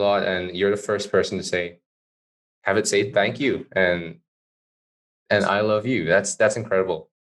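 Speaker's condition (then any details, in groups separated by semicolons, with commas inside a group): No condition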